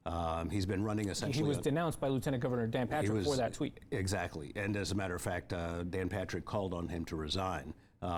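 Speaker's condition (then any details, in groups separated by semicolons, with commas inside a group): No condition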